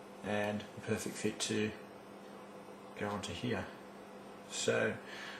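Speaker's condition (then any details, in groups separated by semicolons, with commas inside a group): No condition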